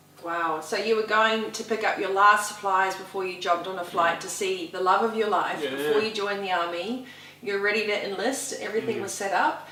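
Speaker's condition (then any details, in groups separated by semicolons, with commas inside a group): No condition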